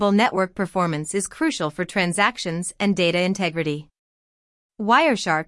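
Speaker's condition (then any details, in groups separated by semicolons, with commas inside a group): No condition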